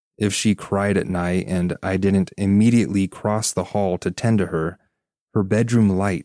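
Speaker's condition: No condition

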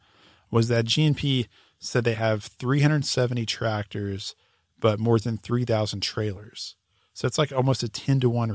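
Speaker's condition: No condition

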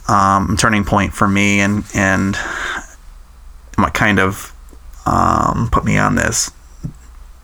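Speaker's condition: Stuttering; stuttering since age 3, ongoing into adulthood; still stutters; stutters in varied ways, repeats phrases, blocks, phone calls challenging; repeated words, prolonged sounds

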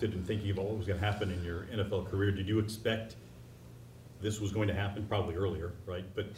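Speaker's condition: No condition

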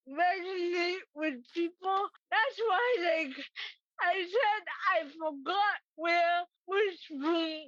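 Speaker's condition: Cerebral palsy; arms opened up lately

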